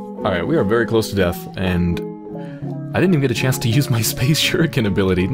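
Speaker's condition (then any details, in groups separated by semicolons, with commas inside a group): No condition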